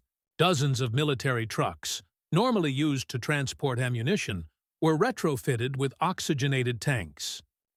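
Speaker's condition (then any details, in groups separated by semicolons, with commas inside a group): No condition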